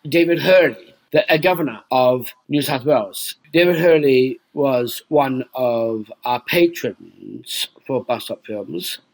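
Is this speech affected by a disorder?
Yes: Down syndrome.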